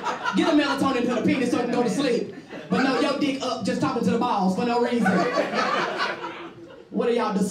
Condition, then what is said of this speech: None; typical speech.